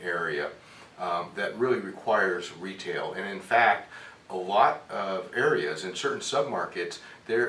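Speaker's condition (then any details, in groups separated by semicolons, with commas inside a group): No condition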